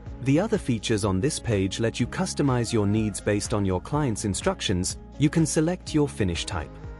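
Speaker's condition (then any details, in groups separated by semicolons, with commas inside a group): No condition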